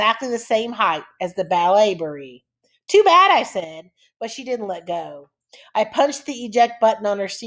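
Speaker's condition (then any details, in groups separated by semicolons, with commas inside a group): No condition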